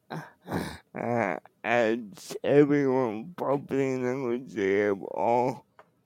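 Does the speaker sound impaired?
Yes: cerebral palsy; wheelchair user, can walk short distances with help; speech affected by cerebral palsy, others worried listeners would not understand.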